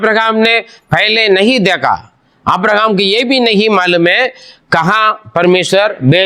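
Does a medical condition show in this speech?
No.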